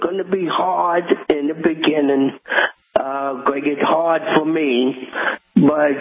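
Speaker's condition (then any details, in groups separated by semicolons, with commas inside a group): Cerebral palsy; walks, has walked New York City marathon 8 times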